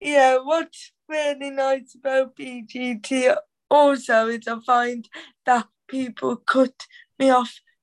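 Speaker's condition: Cerebral palsy; teenager

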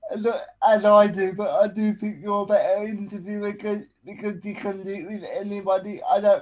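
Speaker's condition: Spastic quadriplegic cerebral palsy; worse when distracted by several things

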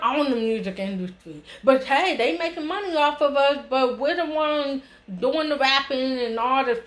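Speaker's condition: Hearing loss; signs less fluently

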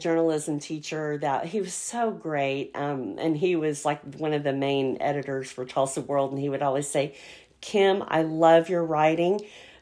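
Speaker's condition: Cleft palate; congenital

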